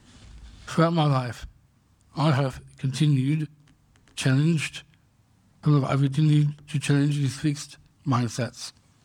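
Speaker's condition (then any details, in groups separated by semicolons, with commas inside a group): Down syndrome; congenital, diagnosed at birth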